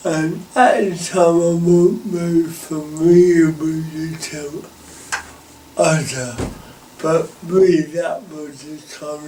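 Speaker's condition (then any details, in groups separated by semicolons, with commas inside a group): Cerebral palsy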